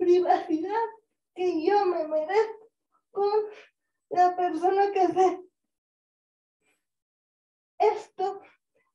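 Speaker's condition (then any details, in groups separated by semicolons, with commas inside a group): Cerebral palsy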